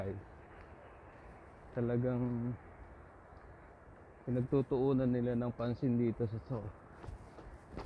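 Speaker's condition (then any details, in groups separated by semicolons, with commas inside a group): No condition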